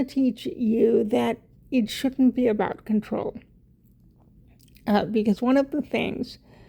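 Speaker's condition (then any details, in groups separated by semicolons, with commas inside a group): Cerebral palsy; wheelchair user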